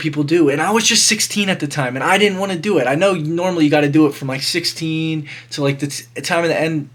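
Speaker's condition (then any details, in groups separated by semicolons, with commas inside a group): No condition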